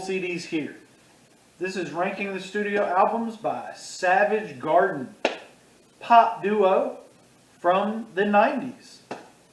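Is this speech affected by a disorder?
No.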